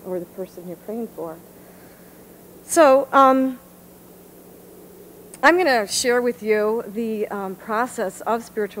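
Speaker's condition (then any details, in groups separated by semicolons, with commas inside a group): No condition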